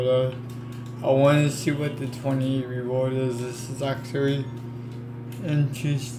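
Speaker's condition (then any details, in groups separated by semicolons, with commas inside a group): Cerebral palsy; affects legs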